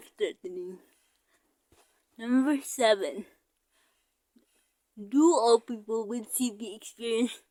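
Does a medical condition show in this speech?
Yes: cerebral palsy.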